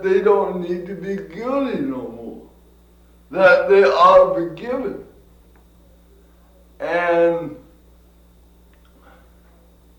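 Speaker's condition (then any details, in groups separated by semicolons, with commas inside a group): Cerebral palsy; from birth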